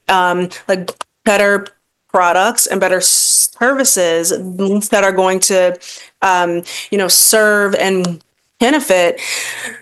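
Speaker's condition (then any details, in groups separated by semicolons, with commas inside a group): Stuttering; lifelong stuttering; pursues public speaking to face fear of talking, still stutters, feels vulnerable on podcasts; long-standing fear of talking, past avoidance of carrying conversations, stuttering held back career; prolonged sounds, blocks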